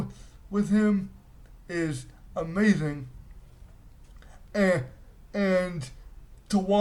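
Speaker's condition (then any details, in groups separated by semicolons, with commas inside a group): Cerebral palsy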